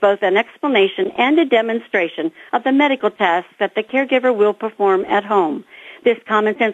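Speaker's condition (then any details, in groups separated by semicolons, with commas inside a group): No condition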